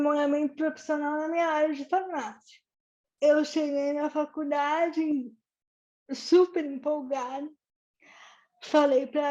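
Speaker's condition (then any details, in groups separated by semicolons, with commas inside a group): Cerebral palsy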